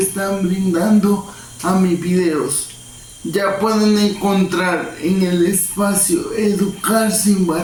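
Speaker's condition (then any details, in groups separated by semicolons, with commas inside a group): Cerebral palsy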